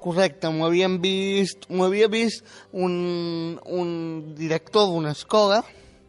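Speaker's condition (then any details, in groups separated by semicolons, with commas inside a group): Spastic quadriplegic cerebral palsy; age 18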